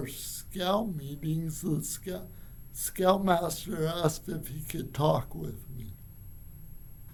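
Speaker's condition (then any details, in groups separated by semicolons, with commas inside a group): Cerebral palsy; from birth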